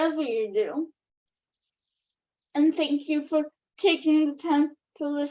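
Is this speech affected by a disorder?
Yes: cerebral palsy; affects all four limbs.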